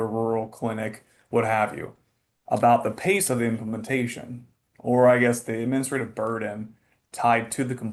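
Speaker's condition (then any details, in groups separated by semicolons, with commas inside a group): No condition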